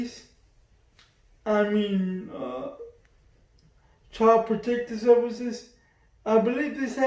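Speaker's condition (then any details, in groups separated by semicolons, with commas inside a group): Cerebral palsy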